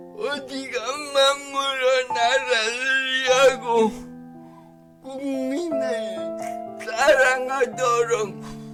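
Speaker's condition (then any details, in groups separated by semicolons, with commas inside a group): Brain lesion disability grade 1, severe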